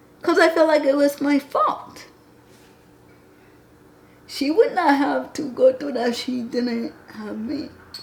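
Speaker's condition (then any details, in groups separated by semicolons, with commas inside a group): Cerebral palsy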